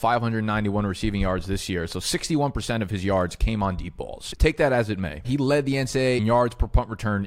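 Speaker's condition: No condition

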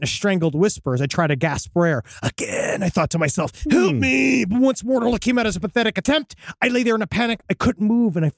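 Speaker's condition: No condition

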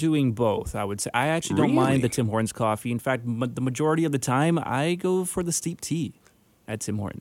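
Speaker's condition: No condition

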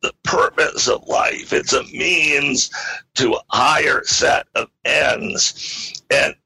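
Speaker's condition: Spasmodic dysphonia; occasional throat clearing

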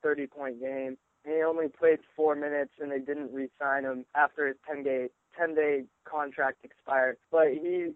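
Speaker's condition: No condition

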